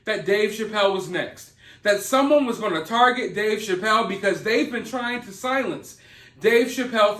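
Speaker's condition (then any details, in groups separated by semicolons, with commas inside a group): No condition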